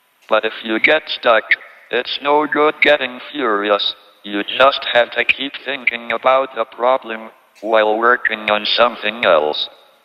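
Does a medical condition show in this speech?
Yes: ALS, tracheotomy, through a speech-generating device; tracheotomy after critical pneumonia during CERN visit, computerized speech synthesizer; lost voice due to tracheotomy, robotic American-accented synthesized voice, earlier natural speech deteriorated.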